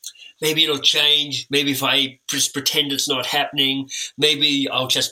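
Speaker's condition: Cleft lip and palate; orthodontic treatment

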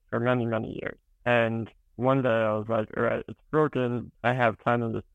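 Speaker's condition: Spinal muscular atrophy

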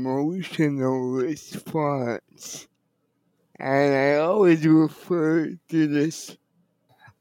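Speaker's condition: Cerebral palsy; wheelchair user

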